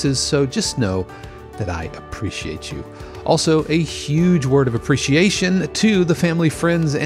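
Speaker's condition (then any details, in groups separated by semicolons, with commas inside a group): No condition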